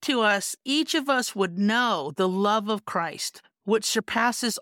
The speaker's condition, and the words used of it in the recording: None; typical speech.